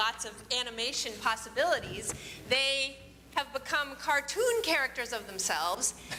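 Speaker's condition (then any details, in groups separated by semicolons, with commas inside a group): No condition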